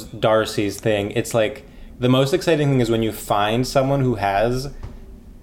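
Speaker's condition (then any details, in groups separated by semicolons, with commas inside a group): No condition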